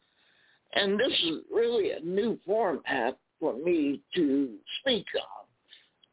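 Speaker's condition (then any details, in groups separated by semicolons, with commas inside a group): Spasmodic dysphonia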